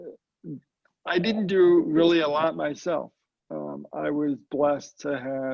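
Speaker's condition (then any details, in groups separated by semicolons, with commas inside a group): Cerebral palsy, mild; mild form affects speech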